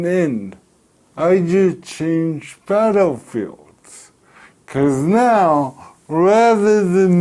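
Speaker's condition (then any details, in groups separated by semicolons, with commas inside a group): Cerebral palsy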